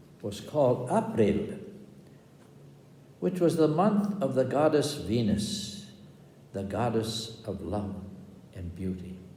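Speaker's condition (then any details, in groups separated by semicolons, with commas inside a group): No condition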